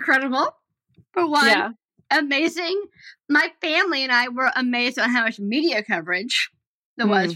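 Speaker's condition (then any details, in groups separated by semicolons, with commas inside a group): Down syndrome; developmental disability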